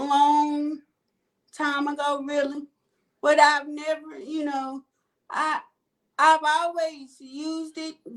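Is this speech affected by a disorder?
Yes: cerebral palsy.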